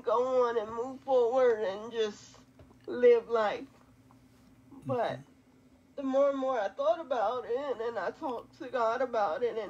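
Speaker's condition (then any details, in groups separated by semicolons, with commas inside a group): Quadriplegic cerebral palsy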